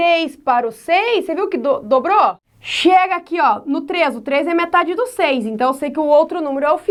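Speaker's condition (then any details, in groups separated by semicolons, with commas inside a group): No condition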